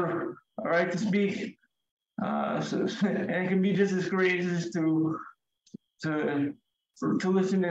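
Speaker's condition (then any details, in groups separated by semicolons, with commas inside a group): Cerebral palsy, severe; wheelchair user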